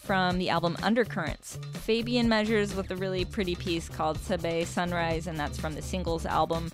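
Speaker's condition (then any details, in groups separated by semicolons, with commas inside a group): No condition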